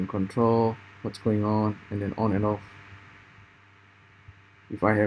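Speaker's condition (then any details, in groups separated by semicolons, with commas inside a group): No condition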